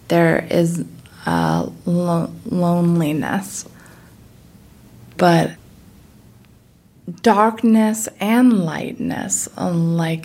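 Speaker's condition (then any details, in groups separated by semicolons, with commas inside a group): Aphasia; acquired after horrible bike accident, relearned thinking, speaking, talking and getting up; 19 years since onset, sings in Aphasia Choir of Vermont led by Karen McPheeters-Leary; struggles with language and word finding, sings solos in aphasia choir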